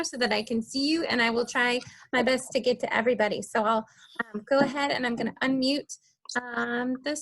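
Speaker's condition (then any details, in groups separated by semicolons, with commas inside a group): No condition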